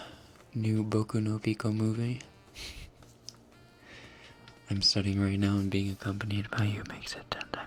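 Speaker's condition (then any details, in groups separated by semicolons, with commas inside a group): No condition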